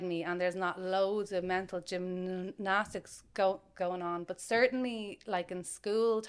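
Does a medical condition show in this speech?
Yes: stammering; lifelong stammer, teenage speech therapy, Dublin Adult Stuttering group therapy at 20 by Jonathan Linklater; adult who stammers, still fears being caught out, stammers more when anxious; long tried to pass as fluent, uses voluntary stammering, sometimes still hides stammer; here repeated sounds, prolonged sounds.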